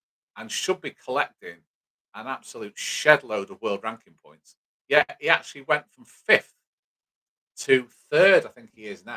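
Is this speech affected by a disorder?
No.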